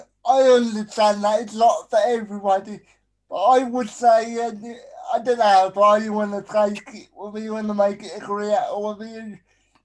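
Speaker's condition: Spastic quadriplegic cerebral palsy; able to communicate

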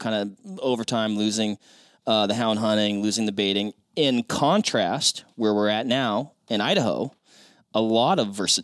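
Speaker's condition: No condition

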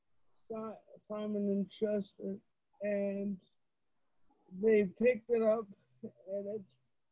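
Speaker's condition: Cerebral palsy; wheelchair user; voice erratic, pitch goes high and low, dictation software can't understand

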